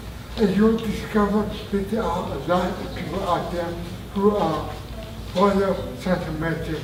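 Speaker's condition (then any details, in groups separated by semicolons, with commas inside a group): Traumatic brain injury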